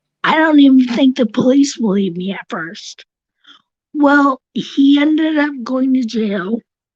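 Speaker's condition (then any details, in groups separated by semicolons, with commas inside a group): Cerebral palsy; tracheotomy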